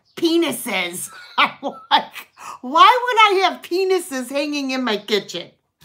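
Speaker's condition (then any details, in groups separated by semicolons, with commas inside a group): No condition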